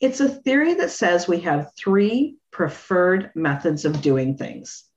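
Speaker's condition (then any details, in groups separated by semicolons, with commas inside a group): No condition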